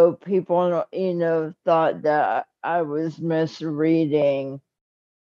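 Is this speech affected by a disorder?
Yes: cerebral palsy.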